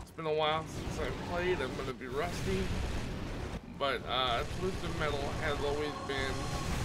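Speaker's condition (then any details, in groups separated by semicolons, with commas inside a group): Cerebral palsy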